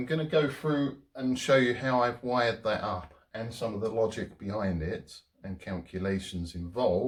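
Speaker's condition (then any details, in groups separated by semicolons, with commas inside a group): No condition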